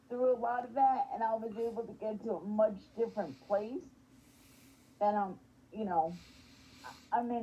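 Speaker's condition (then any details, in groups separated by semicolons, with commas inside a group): Spastic quadriplegic cerebral palsy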